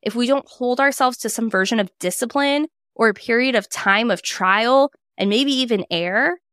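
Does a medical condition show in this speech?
No.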